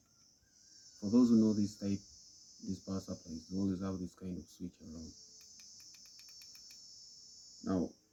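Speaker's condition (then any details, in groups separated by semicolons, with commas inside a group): No condition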